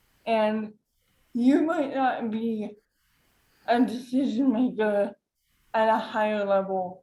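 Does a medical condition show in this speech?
Yes: cerebral palsy.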